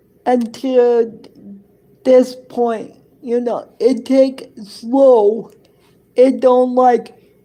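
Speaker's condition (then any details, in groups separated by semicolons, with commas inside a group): Cerebral palsy; present from birth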